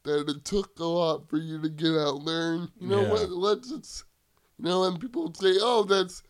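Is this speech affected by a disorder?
Yes: cerebral palsy; wheelchair user.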